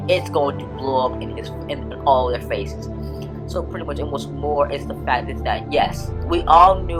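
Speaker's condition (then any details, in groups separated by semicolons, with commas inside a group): No condition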